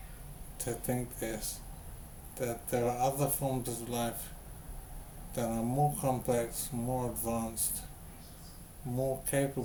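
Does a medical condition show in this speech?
Yes: brain injury.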